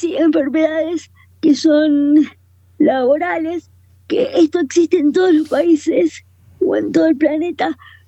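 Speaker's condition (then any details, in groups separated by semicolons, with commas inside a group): Cerebral palsy, quadriparesis; wheelchair user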